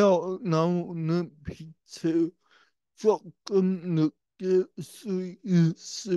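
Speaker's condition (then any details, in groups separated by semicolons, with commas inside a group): Brain lesion disability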